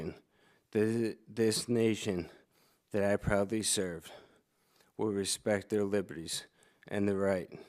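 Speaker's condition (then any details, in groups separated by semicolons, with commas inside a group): ALS; terminal; diaphragm weakening, voice may be hard to hear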